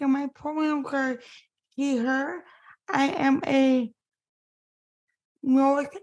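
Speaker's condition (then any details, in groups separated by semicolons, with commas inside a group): Spastic cerebral palsy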